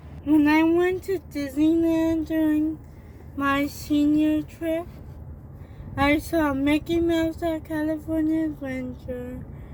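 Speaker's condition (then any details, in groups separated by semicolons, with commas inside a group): Cerebral palsy; with developmental delays, since birth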